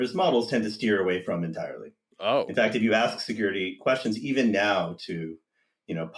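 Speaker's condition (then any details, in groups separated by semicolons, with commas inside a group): No condition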